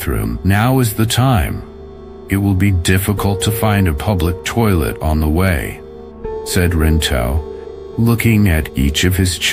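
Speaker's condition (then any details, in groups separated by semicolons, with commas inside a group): No condition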